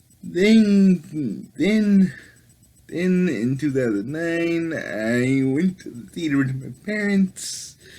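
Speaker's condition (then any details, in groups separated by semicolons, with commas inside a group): Cerebral palsy; affects all muscles; able to speak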